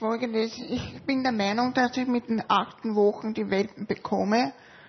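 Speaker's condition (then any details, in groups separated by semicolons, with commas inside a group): Severe hearing loss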